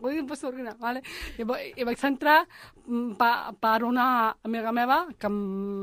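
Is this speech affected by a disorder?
Yes: Down syndrome; intellectual disability.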